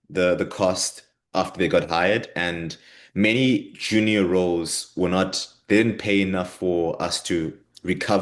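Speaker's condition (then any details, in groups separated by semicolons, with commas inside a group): No condition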